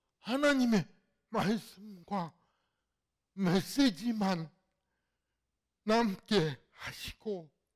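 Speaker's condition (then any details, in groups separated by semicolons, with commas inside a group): Cerebral palsy; fairly severe in childhood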